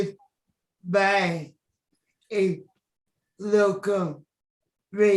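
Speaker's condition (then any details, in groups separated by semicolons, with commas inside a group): Cerebral palsy; wheelchair user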